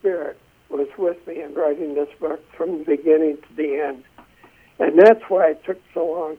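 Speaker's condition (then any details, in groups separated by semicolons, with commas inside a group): Essential tremor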